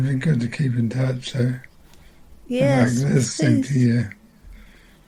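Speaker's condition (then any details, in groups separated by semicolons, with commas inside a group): Multiple system atrophy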